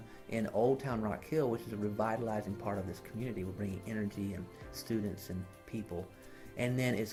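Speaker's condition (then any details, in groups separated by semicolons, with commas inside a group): No condition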